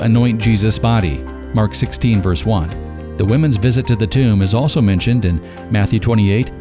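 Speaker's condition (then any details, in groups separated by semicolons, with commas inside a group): No condition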